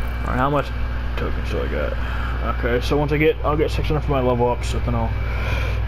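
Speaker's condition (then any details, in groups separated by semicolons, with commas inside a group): No condition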